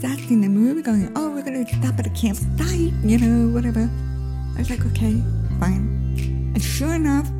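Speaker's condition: Deafness

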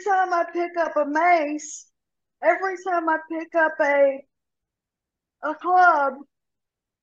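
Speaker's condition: Cerebral palsy; severe rotator cuff tear

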